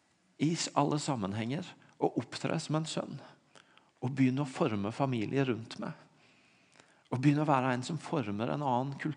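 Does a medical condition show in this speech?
No.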